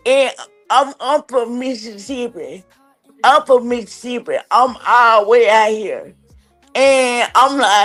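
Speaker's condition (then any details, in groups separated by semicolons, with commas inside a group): Cerebral palsy; recognized around age 3 or 4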